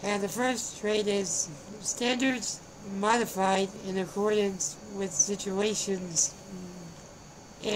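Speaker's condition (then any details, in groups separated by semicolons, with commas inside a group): Spinal muscular atrophy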